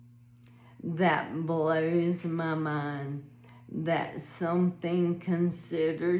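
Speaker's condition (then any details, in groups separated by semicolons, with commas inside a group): ALS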